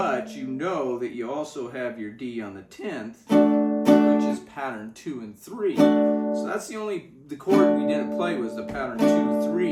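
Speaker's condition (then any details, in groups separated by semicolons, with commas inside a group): No condition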